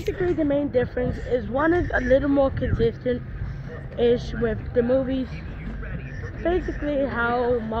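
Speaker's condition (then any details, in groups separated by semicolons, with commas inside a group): No condition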